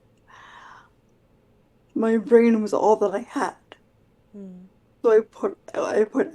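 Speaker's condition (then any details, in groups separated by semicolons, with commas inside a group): Quadriplegic cerebral palsy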